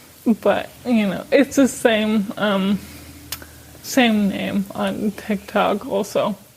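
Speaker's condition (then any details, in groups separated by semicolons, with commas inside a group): ALS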